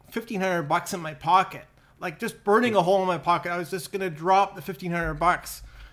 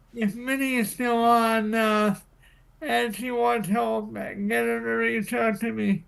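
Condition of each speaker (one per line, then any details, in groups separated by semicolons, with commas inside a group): No condition
Cerebral palsy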